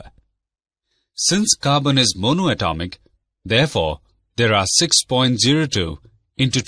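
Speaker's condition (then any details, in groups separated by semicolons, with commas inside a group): No condition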